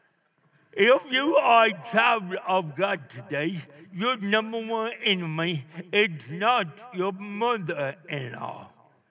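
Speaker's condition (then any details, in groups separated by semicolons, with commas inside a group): Cerebral palsy; born not breathing for 18 minutes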